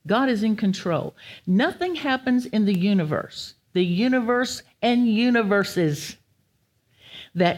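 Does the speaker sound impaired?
No.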